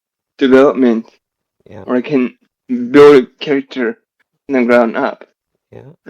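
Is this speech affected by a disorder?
Yes: generalized dystonia; drops things with both hands, clumsy.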